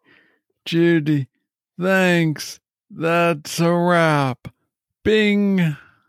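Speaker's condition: Parkinson's disease, young onset; diagnosed at age 35

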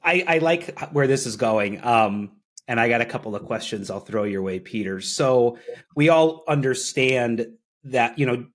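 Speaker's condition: No condition

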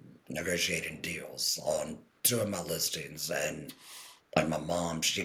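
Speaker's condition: Total laryngectomy, total laryngectomy with TEP

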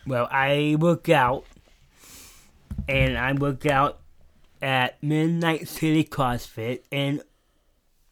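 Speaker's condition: Down syndrome

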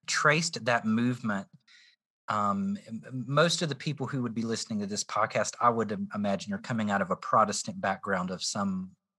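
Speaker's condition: No condition

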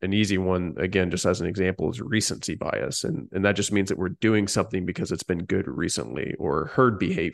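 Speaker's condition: No condition

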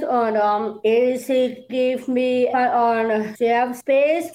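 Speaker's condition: Down syndrome; Down syndrome since birth

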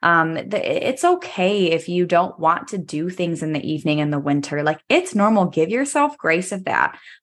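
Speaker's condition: No condition

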